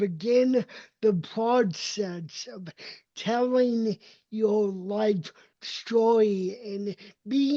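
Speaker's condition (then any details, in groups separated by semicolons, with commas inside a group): Cerebral palsy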